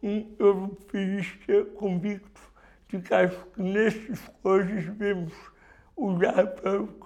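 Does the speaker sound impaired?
Yes: cerebral palsy; not a disease.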